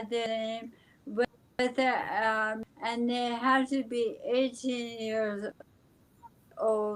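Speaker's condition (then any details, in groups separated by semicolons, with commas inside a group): ALS; speech affected but still understandable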